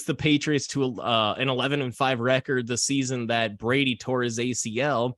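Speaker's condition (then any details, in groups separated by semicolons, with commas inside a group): No condition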